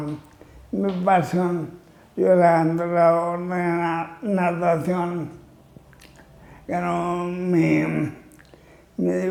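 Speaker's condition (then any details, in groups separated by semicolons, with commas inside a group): Amyotrophic lateral sclerosis (ela)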